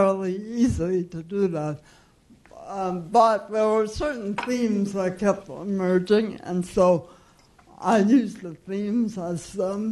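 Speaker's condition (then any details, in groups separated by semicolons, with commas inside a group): Cerebral palsy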